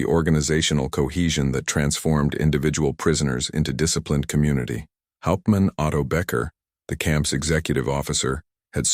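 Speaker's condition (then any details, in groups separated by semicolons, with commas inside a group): No condition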